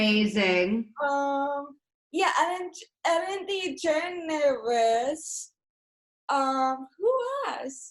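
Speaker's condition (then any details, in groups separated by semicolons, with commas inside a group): Cerebral palsy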